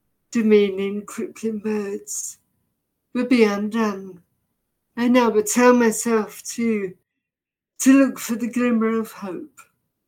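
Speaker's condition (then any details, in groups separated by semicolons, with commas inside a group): Deafness, severe; also visually impaired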